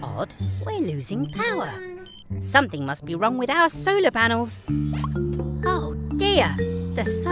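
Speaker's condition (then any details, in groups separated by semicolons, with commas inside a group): No condition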